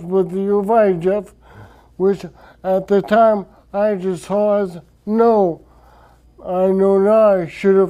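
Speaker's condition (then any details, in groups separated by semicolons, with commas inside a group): Traumatic brain injury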